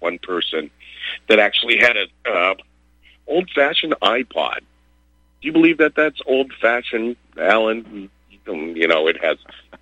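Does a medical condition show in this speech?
No.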